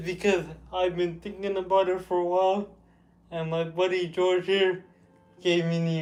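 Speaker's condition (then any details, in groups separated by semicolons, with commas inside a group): Cerebral palsy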